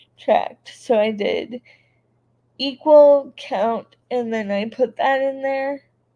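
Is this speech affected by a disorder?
Yes: cerebral palsy.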